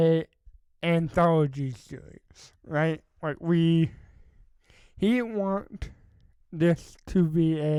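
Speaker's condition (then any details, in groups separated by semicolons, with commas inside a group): Cerebral palsy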